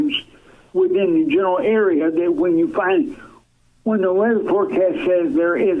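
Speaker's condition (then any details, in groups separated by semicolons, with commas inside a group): Cerebral palsy, severe; from birth, quadriplegic, lifelong wheelchair user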